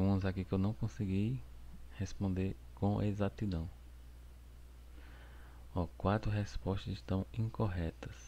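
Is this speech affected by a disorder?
No.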